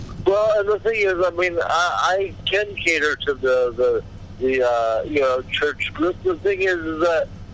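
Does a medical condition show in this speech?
Yes: cerebral palsy; body deteriorating with age.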